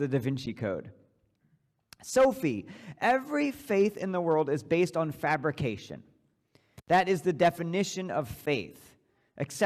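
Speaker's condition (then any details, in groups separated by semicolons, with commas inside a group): No condition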